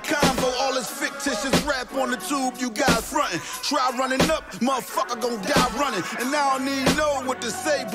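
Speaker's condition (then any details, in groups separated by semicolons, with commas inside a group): No condition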